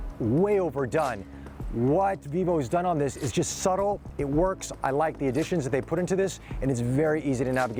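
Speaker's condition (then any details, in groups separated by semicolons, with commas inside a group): No condition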